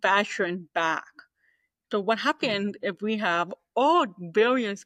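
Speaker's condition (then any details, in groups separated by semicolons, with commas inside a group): Deafness, 98% hearing loss; deaf since childhood, hearing aid user, no cochlear implant, oral training as child; age 43, audiologist called her perfect cochlear implant candidate, harder to understand speech than when younger; communicates primarily through oral speech, knows little sign language, removes hearing aids after noisy days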